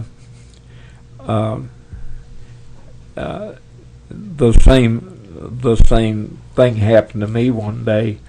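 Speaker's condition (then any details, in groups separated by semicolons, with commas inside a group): Parkinson's; tremors as early symptom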